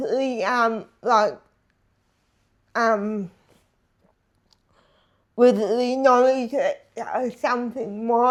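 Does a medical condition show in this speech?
Yes: disability affecting speech.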